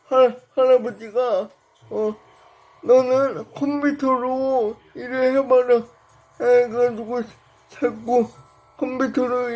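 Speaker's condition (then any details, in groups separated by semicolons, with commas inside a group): Brain lesion disability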